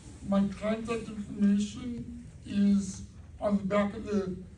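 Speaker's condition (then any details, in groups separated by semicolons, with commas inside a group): Cerebral palsy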